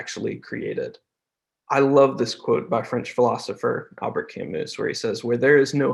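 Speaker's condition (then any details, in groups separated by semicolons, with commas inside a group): No condition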